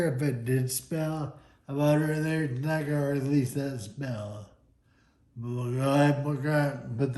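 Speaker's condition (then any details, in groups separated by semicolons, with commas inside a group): Friedreich's ataxia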